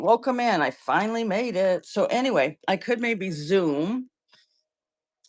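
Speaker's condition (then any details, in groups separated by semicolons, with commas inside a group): No condition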